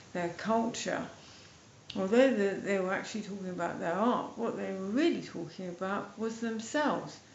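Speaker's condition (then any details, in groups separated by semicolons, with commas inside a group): MND, mild; speech slightly affected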